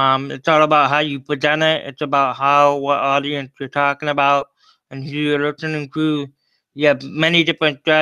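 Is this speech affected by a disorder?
Yes: cerebral palsy.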